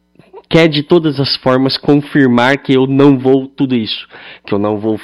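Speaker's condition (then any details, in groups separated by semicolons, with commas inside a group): Cleft lip and palate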